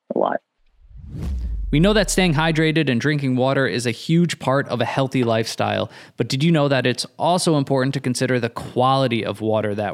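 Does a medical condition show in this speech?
No.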